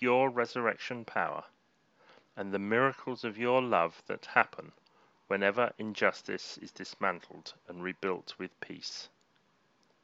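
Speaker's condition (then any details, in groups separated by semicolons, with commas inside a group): No condition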